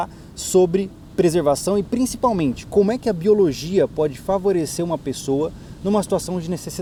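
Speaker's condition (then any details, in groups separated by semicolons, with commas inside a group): No condition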